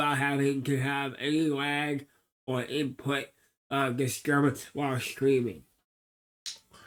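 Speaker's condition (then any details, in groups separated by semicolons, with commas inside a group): Cerebral palsy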